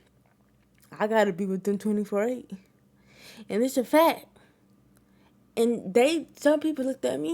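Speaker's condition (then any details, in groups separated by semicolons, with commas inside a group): Cerebral palsy; wheelchair user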